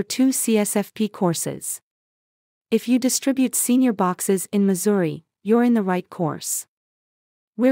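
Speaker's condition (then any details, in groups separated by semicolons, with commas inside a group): No condition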